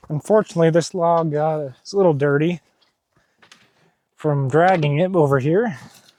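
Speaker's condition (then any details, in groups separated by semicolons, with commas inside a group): No condition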